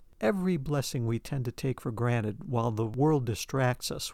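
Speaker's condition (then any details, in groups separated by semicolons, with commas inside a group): No condition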